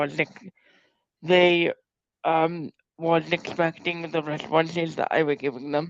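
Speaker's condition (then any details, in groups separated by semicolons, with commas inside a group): Cerebral palsy; no physio or speech therapy as adult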